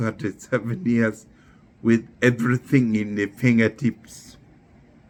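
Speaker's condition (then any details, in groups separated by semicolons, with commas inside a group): Neurological disease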